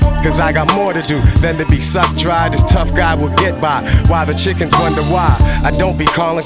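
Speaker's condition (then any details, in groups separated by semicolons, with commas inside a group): No condition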